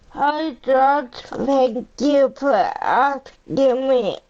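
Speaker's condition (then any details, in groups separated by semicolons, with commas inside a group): Cerebral palsy; powerchair user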